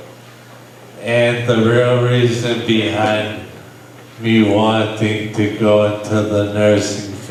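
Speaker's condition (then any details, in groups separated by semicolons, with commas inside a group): Brain injury; heroin overdose, impaired hand use; breath runs short during sentences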